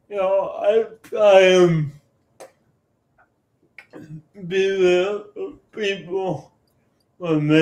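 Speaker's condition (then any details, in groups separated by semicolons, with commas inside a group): Cerebral palsy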